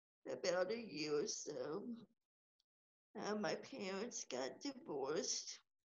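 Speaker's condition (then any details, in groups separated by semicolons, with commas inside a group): Cerebral palsy; hip surgery around 11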